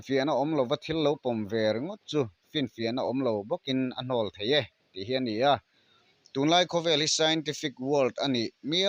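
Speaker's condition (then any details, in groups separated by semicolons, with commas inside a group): No condition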